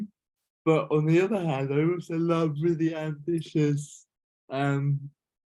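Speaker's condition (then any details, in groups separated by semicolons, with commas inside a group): Cerebral palsy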